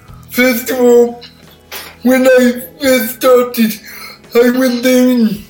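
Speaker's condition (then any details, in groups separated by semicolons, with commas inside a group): Cerebral palsy; born 12 weeks premature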